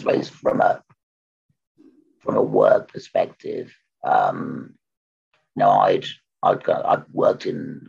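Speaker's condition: Total laryngectomy; squamous cell cancer right vocal cord, radiotherapy, recurrence, total laryngectomy at Churchill, stoma breathing, valve; croaky voice five years before diagnosis, voice now very good, better than before, accent kept

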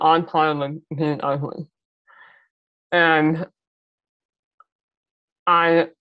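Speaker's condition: Muscular dystrophy; power wheelchair user

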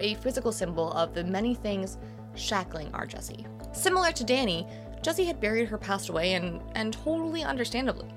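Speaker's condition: No condition

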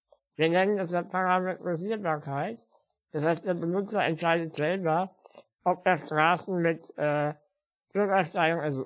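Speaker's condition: Spinal muscular atrophy; uses wheelchair

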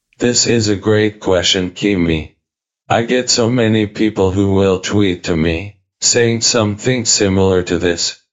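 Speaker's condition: ALS, speech-generating device; tracheostomy and ventilator

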